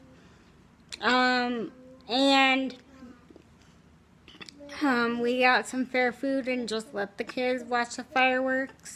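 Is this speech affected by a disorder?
Yes: cerebral palsy, spastic, severe.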